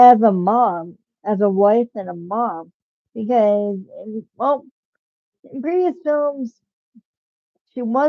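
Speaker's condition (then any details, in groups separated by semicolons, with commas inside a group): Cerebral palsy, spastic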